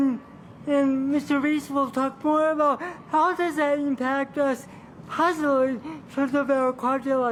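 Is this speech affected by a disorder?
Yes: cerebral palsy; from birth.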